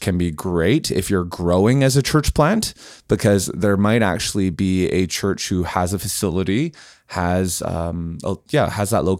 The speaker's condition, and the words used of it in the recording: No condition.